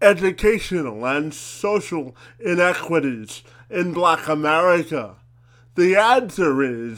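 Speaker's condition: Cerebral palsy; present from birth

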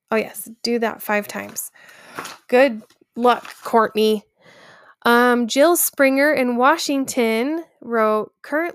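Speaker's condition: No condition

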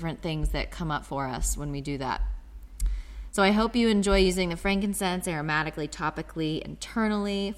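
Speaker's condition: No condition

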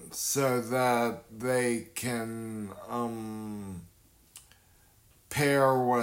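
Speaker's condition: Traumatic brain injury; slower speech due to brain injury

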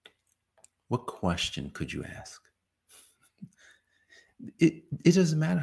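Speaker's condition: No condition

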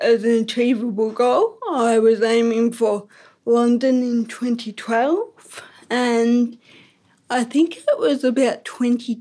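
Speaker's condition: Ataxic cerebral palsy; balance

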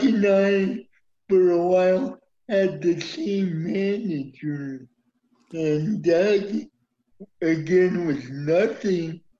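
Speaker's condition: Cerebral palsy; uses wheelchair

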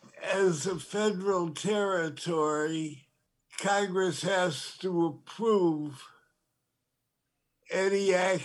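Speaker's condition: Parkinson's disease; tremor

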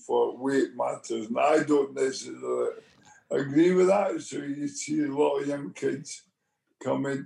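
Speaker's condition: Motor neurone disease; twitching

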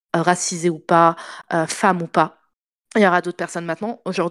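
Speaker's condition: No condition

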